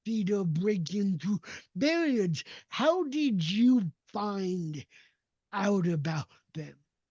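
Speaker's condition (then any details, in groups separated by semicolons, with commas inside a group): Cerebral palsy; uses walker and wheelchair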